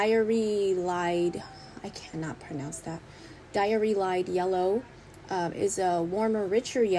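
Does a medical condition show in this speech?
No.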